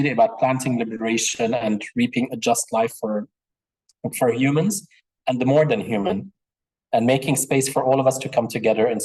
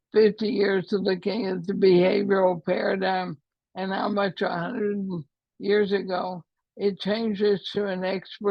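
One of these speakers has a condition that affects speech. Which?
The second: ALS; affects hands and voice; trouble speaking, voice affected.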